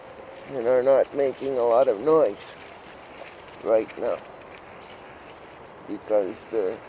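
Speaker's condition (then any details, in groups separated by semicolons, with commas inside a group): Cerebral palsy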